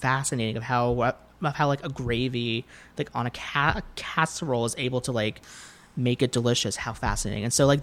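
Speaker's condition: Stuttering; developmental stutter since about age 5, persisted into adulthood, varied speech therapies and groups; worse with anxiety and nerves, harder when speaking unplanned; repeated sounds

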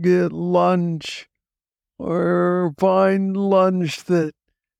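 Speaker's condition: Parkinson's disease, young onset; takes Parkinson's medication, shuts down when too hot, autonomic dysfunction, does not sweat

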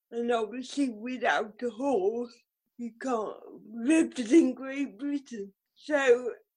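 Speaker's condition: Cerebral palsy; occupational therapy

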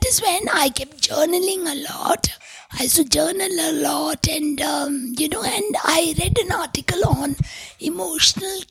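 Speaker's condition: Tracheostomy, vocal cords permanently constricted from smoke inhalation; must block tube hole with finger to be audible, former voice lost, voice called unforgettable

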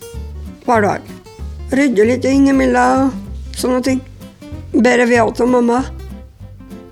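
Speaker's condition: Down syndrome; chromosomal abnormality, adult woman aged 48

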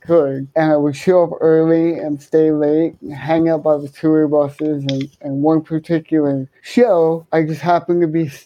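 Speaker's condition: Cerebral palsy, hemiplegia

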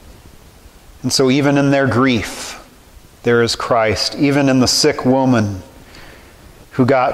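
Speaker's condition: No condition

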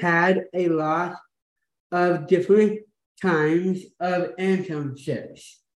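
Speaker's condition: Down syndrome

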